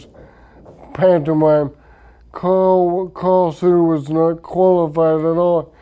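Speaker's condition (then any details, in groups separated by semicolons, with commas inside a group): Traumatic brain injury; severe head injury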